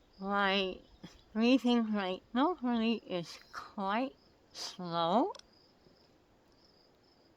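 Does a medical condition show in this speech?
Yes: oral cancer; tracheostomy.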